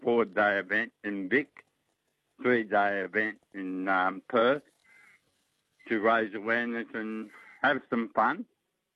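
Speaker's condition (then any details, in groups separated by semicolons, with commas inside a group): Motor neurone disease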